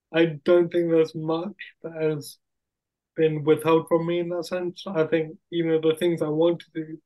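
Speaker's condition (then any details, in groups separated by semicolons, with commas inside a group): Cerebral palsy; wheelchair user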